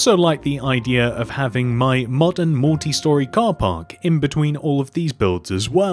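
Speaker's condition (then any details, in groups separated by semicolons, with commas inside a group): No condition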